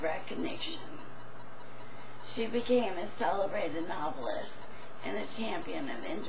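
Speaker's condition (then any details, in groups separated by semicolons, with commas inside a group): Traumatic brain injury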